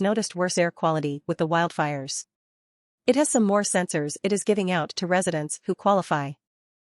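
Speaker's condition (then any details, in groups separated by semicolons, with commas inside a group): No condition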